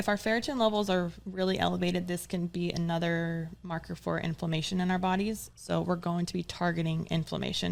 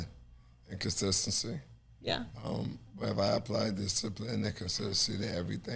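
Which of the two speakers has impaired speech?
The second: ALS; upper motor neuron onset in upper body, tongue atrophy; slow progressing, diagnosed at 30, about five years.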